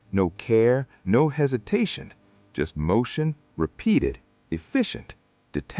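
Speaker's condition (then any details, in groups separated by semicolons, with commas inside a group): No condition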